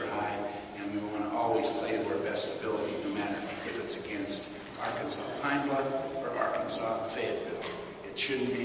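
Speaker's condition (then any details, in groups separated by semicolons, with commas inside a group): No condition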